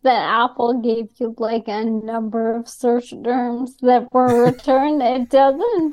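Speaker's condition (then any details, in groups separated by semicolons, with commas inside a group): ALS; symptom-directed treatments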